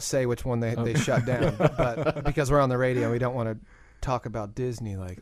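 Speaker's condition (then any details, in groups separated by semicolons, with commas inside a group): No condition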